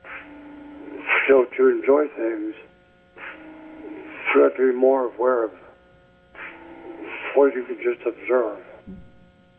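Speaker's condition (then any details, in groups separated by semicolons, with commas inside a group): ALS; speech getting worse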